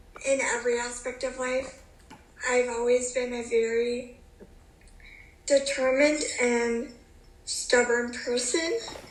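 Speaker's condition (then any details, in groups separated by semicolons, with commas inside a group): Cerebral palsy; can speak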